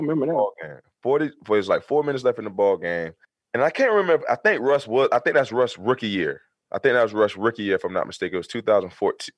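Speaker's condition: No condition

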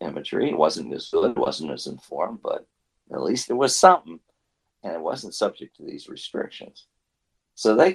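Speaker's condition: No condition

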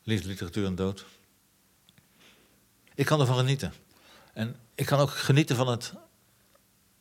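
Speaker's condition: Parkinson's disease; pain, abdominal pain from constipation, fatigue, unsteady, falls including off bicycle, reading own book aloud beyond strength

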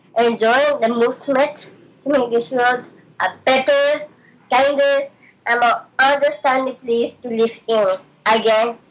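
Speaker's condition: Down syndrome; regular speech therapy, reading practices, public speaking and mc work to build confidence

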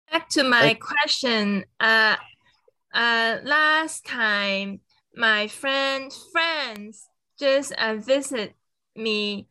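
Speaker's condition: Aphasia; uses pictures on phone instead of written menus to communicate orders; fragmented agrammatic sentences, word-finding gaps, filler words, asked to slow down

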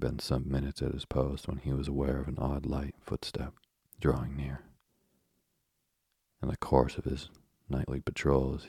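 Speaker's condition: No condition

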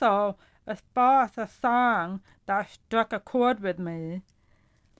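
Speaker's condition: Profound deafness; hears music

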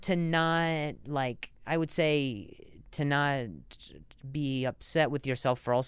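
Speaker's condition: Stutter; years of speech therapy with teacher Naomi including during quarantine, TMJ; ongoing speech therapy with Naomi linking emotions and speech; known words sometimes not coming out, worse under pressure or attention, shoulder and jaw tension; prolonged sounds, blocks

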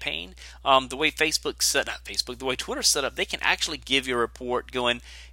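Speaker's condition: No condition

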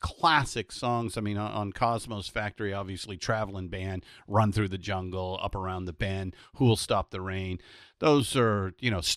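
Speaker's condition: No condition

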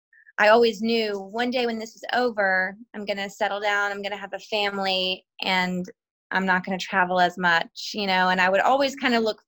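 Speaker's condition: No condition

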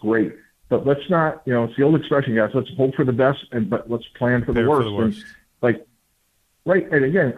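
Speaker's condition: No condition

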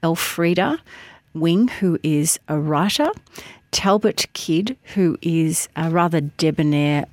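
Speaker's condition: No condition

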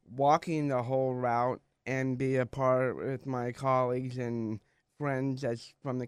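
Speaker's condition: Down syndrome

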